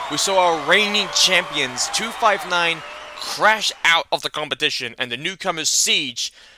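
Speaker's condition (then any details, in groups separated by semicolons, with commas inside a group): No condition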